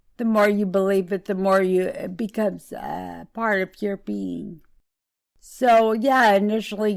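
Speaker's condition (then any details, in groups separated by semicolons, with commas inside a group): Multiple sclerosis; progressed from walker to wheelchair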